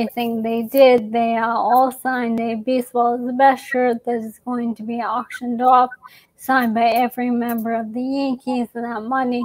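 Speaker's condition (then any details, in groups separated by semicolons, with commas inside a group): ALS; young onset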